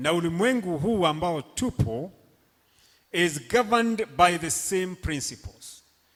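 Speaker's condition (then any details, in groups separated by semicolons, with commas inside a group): No condition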